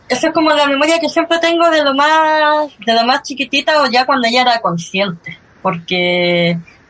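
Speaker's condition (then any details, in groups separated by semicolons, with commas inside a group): Cleft lip and palate; since early childhood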